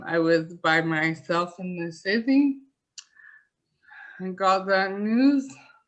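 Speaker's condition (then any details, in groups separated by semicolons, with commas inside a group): ALS; pseudobulbar affect, hands contorted; about 8 months since diagnosis; speech affected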